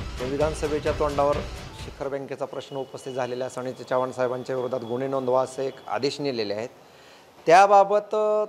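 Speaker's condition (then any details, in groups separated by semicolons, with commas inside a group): No condition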